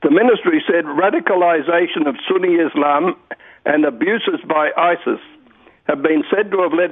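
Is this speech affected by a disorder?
No.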